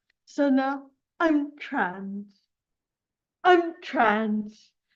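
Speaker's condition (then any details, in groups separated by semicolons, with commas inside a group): Cerebral palsy; affects speech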